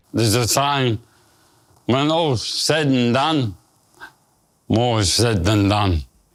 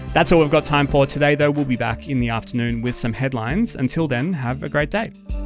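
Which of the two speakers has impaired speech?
The first: motor neurone disease; hand onset; diagnosed over a decade ago, long survival; speech gradually lost, now believed unable to speak.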